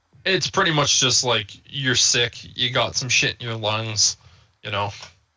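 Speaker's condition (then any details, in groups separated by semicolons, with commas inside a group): No condition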